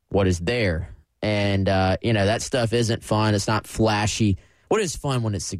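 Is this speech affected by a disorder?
No.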